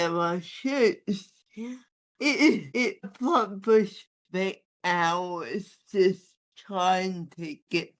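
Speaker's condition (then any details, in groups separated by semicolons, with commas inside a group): Athetoid spastic cerebral palsy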